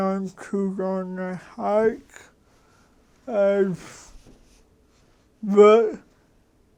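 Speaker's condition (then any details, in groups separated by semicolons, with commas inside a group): Cerebral palsy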